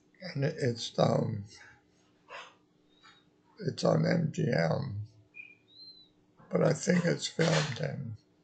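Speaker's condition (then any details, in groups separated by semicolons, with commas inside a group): Multiple sclerosis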